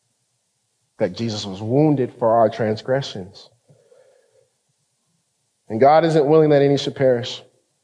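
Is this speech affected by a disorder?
No.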